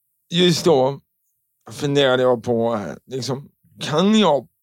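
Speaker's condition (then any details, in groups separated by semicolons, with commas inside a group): Cerebral palsy; tongue fully stiff in childhood, shorter tight muscles, crooked hip, left leg turns inward; childhood speech therapy to train speech, tense tongue, all s-sounds through nose as child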